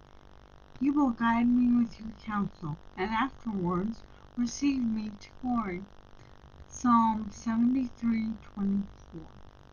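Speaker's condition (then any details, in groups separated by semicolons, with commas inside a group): Brain injury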